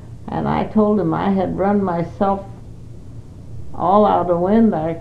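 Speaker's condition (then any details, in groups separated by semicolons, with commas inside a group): Parkinson's disease; 5 years since onset, not very able to do much, cannot live alone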